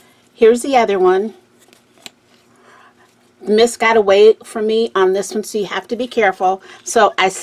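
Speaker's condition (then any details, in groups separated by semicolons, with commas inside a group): No condition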